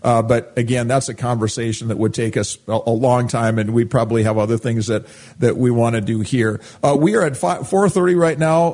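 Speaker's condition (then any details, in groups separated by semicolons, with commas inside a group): No condition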